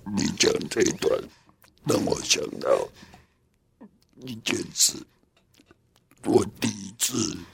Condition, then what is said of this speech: Laryngectomy. 你能够把自己练到用实道语开口讲话，那真的就已经是一个很棒的一个成就